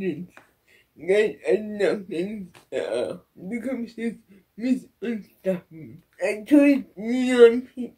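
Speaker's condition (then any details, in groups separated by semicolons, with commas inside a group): Cerebral palsy; wheelchair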